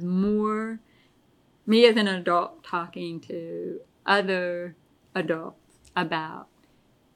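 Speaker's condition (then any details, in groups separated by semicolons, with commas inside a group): Deafness; pretty bad tinnitus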